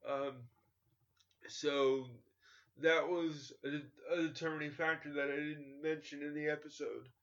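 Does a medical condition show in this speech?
Yes: cerebral palsy; coordination issues, uses crutches; ongoing physical therapy, personal training.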